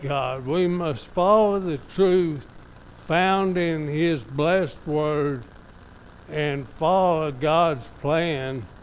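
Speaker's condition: ALS; somewhat affected, evident today

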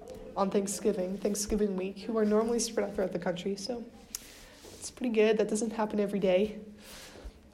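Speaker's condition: No condition

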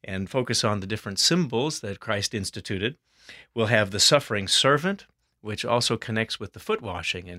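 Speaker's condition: No condition

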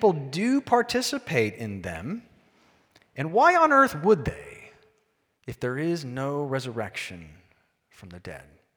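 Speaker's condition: No condition

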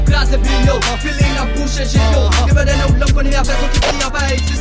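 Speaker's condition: No condition

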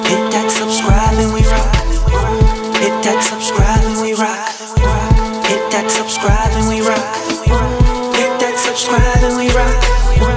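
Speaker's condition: No condition

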